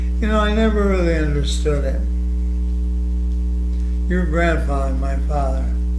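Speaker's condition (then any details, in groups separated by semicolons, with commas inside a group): ALS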